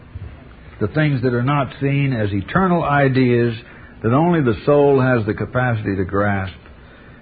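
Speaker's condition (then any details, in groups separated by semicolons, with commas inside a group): No condition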